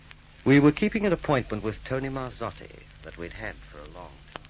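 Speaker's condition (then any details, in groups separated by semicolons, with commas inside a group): No condition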